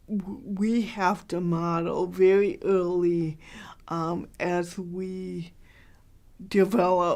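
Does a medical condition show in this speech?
Yes: cerebral palsy, mild; hard to understand.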